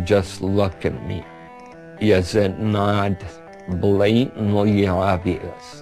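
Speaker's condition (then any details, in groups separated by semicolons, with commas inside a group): Multiple sclerosis; severe shaking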